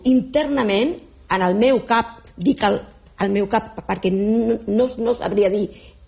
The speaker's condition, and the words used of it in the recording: Stuttering. Una miqueta així perquè, clar, estic en plena exposició de la meva parla, no?